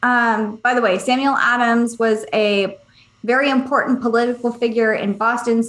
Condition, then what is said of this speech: No condition.